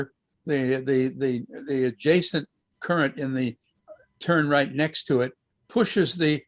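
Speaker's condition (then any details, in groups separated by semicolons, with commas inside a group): No condition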